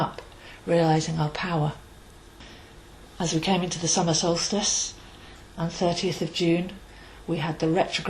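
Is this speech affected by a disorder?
No.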